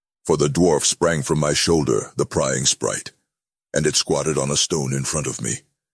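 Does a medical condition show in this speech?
No.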